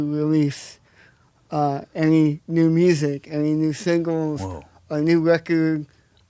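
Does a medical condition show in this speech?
Yes: cerebral palsy.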